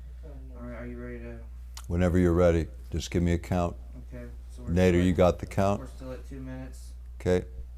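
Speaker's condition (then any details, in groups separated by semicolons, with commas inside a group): No condition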